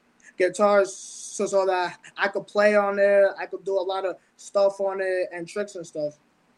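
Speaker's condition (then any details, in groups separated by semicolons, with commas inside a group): Stutter; mild stutter, speech impediment since about age 10; avoids long talking on stage, fears certain words coming out, fears mockery for unfinished sentences; repeated sounds, repeated words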